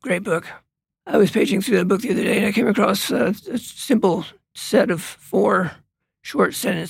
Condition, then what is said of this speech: Parkinson's disease. He would come, but it's sometimes hard for him to get the words across that he would like to share because of this Parkinson's.